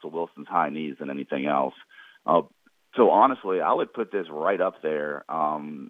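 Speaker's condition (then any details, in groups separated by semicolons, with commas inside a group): No condition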